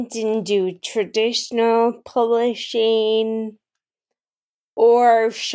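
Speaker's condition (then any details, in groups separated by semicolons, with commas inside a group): Friedreich's ataxia, mild; mild speech issues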